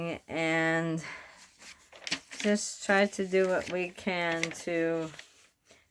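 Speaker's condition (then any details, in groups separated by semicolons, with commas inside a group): Bulbar onset ALS; recently diagnosed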